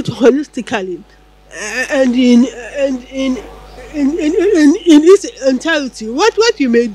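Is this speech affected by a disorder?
Yes: cerebral palsy.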